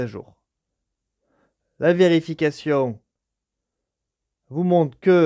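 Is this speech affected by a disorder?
No.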